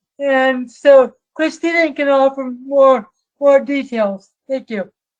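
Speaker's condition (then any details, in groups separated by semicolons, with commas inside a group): Cerebral palsy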